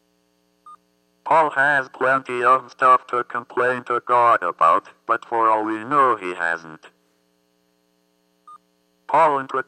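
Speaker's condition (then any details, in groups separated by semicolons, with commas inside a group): Athetoid cerebral palsy; thumb surgery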